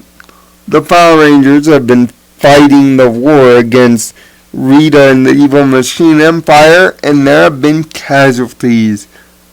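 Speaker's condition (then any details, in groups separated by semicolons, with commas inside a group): Cerebral palsy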